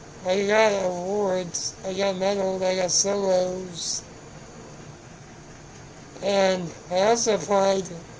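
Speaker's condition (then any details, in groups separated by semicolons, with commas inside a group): Spinal muscular atrophy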